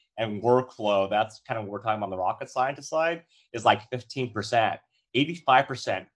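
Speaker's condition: No condition

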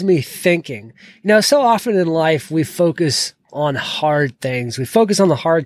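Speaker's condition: No condition

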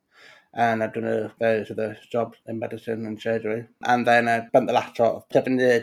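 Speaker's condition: Profound deafness; congenital profound deafness

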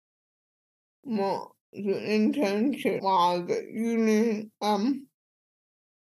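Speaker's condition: Cerebral palsy; speech impediment

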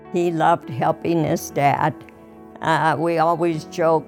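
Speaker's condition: ALS; diagnosed about 3 years ago

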